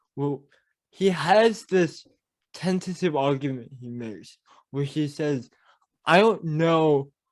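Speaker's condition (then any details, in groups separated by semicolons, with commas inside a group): Cerebral palsy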